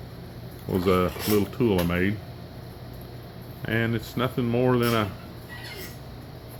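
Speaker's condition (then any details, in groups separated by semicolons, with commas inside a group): No condition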